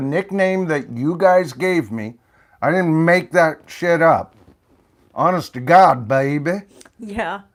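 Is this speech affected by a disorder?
No.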